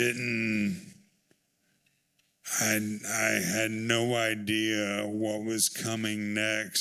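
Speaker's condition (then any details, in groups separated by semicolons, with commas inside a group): ALS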